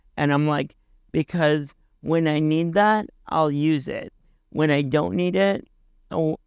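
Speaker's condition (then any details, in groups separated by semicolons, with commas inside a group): Cerebral palsy; altered speaking timing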